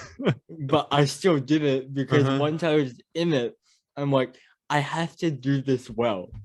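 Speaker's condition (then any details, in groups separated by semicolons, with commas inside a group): Cerebral palsy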